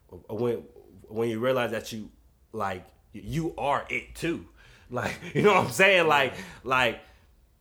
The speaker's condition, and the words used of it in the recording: Stuttering. And when we got done with it, plus I heard how much I stuttered on it, which, you feel me, like I will stutter like on this podcast, probably.